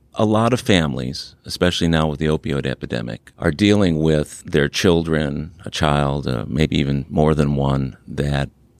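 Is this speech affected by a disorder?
No.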